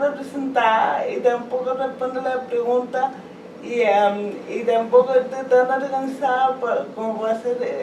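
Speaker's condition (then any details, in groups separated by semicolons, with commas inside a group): Cerebral palsy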